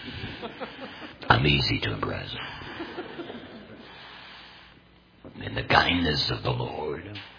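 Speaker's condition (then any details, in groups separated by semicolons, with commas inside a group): Total laryngectomy; may sound painful to listeners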